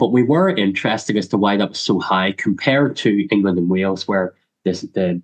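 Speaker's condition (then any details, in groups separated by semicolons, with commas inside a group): Cleft lip and palate; much speech therapy in childhood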